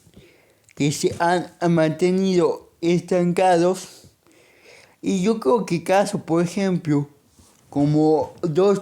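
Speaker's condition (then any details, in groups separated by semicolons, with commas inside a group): Cerebral palsy; monthly medication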